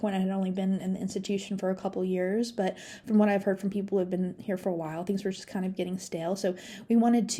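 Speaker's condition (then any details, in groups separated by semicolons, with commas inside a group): No condition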